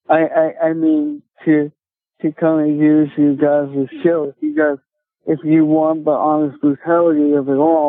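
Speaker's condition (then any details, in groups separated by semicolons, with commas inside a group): Cerebral palsy; speech affected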